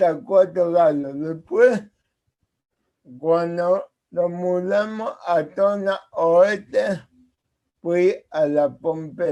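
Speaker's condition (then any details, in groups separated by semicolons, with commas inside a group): Cerebral palsy; speaks as if with potato in mouth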